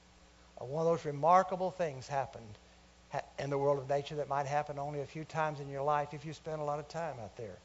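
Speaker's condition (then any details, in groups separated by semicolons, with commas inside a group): No condition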